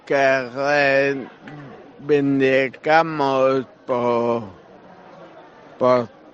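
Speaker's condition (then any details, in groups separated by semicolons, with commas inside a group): Cerebral palsy; fairly normalized daily life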